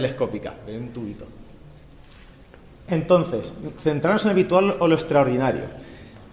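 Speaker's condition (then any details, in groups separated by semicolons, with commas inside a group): No condition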